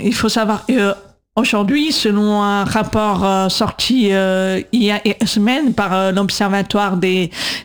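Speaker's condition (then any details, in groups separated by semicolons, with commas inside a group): Deaf from birth; congenital deafness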